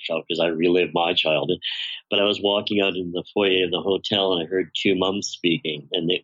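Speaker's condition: Bilateral cleft lip and palate, severe; voice very distorted in childhood

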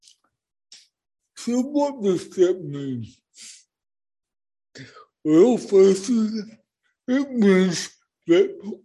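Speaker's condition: Cerebral palsy; born not breathing

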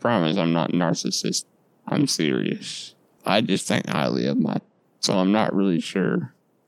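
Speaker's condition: Duchenne muscular dystrophy; lifelong, muscle atrophy and weight loss, muscle and fat lost around tailbone, repositioned in bed by mother

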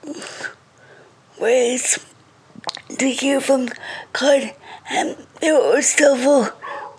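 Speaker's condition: Cerebral palsy; uses iPad text-to-speech to read passages aloud

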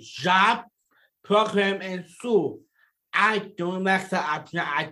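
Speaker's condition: Down syndrome

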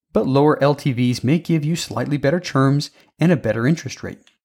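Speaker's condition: No condition

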